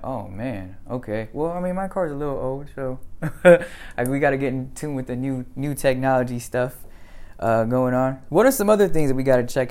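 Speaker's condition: No condition

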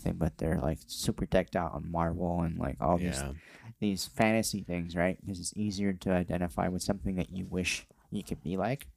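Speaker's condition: Cleft lip and palate

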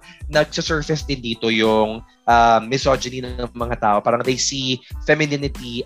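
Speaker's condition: No condition

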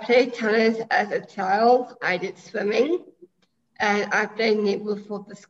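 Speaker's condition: Down syndrome; present from birth

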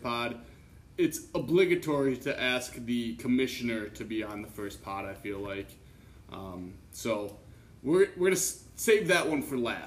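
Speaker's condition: No condition

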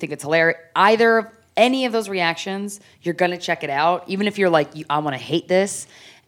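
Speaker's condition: No condition

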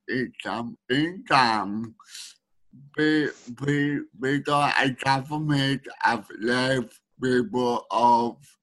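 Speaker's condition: Speech needing a translator; needs speech translator

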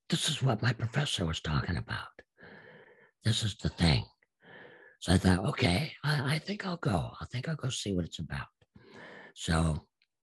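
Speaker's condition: Absent vocal cords; speech therapist saw no hope

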